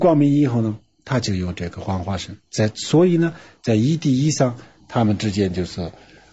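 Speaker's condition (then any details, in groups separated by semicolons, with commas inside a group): No condition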